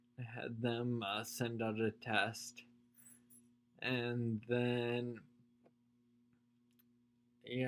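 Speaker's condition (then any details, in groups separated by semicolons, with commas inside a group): Spinocerebellar ataxia; progressing, balance requires conscious thought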